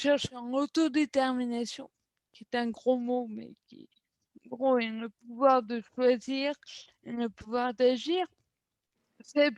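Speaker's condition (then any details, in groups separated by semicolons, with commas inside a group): Cerebral palsy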